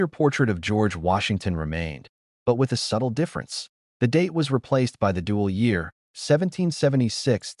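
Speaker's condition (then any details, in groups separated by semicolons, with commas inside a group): No condition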